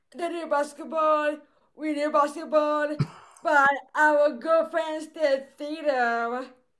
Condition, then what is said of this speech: Cerebral palsy. And I'm the lucky person who had a voice being affected by a cerebral palsy.